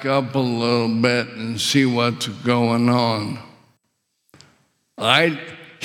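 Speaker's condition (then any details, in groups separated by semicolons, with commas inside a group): ALS; couldn't breathe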